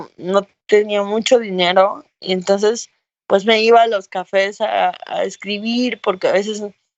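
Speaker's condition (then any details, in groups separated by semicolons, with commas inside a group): Cerebral palsy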